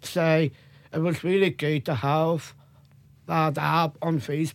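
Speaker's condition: Down syndrome; present from birth

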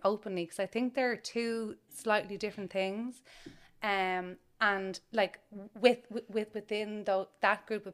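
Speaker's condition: Stammering; lifelong stammer, teenage speech therapy, Dublin Adult Stuttering group therapy at 20 by Jonathan Linklater; adult who stammers, still fears being caught out, stammers more when anxious; long tried to pass as fluent, uses voluntary stammering, sometimes still hides stammer; repeated sounds

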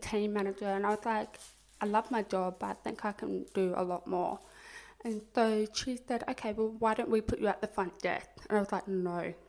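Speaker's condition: Profound deafness; hears nothing without implant, removes implant to sleep, relies on lip reading, loud settings overwhelming

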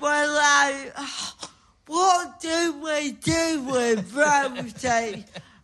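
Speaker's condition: Cerebral palsy; occasional dribble on chin

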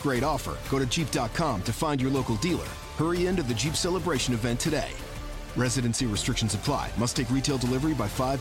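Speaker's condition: No condition

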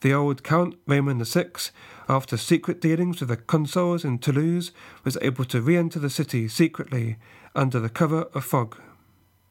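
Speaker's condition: No condition

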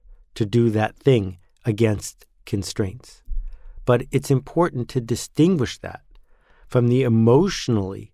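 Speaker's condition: No condition

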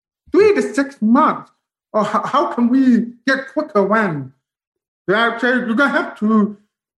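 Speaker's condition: Profound deafness; both ears

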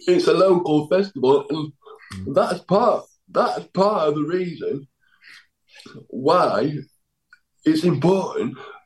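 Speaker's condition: Cerebral palsy; dodgy left arm

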